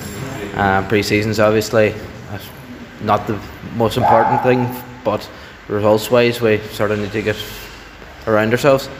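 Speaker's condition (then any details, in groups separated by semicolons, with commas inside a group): No condition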